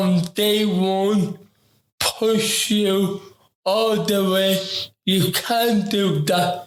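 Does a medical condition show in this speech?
Yes: ataxic cerebral palsy; affects talking.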